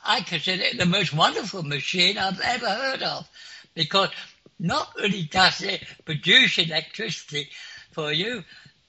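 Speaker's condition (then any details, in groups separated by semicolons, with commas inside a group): Clinically deaf; clinically deaf since school age, could not follow unfamiliar Suffolk slang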